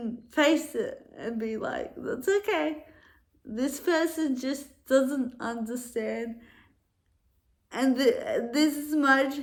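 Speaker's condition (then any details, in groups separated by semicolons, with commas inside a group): Cerebral palsy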